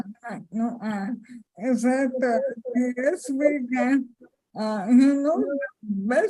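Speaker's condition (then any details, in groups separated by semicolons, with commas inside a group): ALS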